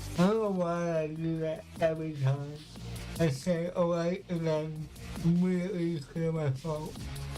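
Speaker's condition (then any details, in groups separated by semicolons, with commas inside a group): Cerebral palsy; affects voice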